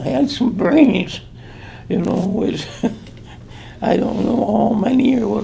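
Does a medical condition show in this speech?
Yes: traumatic brain injury.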